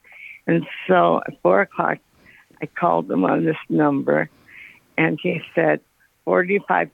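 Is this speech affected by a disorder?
Yes: Parkinson's; recent onset.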